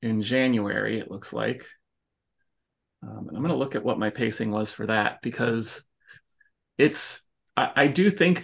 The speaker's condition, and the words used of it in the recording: No condition.